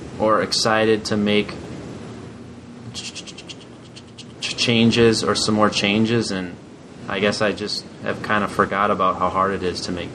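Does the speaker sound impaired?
Yes: stuttering; much struggle at certain times, still hard talking with boss sometimes; described as calm way to stutter; stutters openly, stronger than usual lately, exhausting; here prolonged sounds, blocks.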